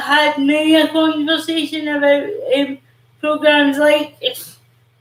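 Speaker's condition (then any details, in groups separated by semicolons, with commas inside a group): Cerebral palsy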